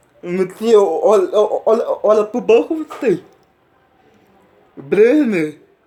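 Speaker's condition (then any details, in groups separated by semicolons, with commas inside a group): Cerebral palsy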